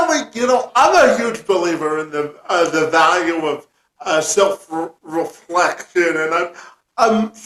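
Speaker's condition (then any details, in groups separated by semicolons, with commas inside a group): Cerebral palsy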